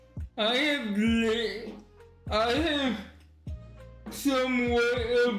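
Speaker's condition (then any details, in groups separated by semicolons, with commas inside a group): Cerebral palsy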